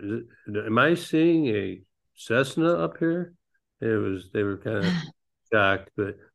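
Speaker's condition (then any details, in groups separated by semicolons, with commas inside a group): Parkinson's disease; ping pong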